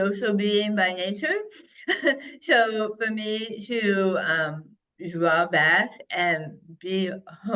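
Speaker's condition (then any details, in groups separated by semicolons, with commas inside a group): Head and neck cancer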